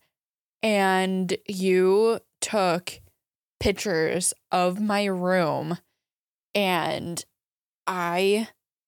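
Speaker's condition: Aphasia after stroke; stroke at 14, aphasia and affected arm, Taub constraint-induced therapy in Alabama, speech therapy at Marquette; ongoing aphasia, marked language progress after intensive constraint-induced language therapy; earlier two to three word sentences, once 16 words, language inside but hard to retrieve

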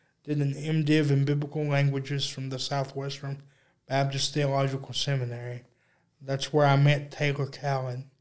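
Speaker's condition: Cerebral palsy; uses electric wheelchair

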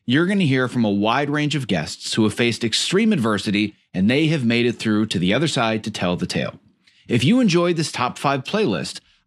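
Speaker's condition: No condition

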